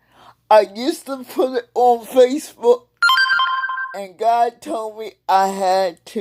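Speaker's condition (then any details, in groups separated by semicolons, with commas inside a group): Cerebral palsy; several unnoticed strokes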